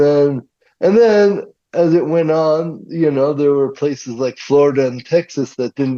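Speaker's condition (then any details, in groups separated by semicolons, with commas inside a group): Cerebral palsy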